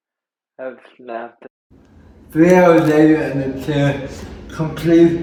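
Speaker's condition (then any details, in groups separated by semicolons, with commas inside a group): Cerebral palsy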